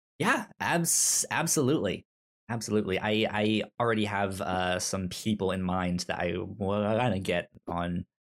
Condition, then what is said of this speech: Stuttering. Yeah, it's, it's, especially since I have a stutter when I I I talk.